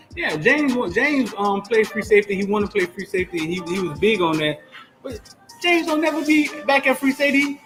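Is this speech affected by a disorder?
No.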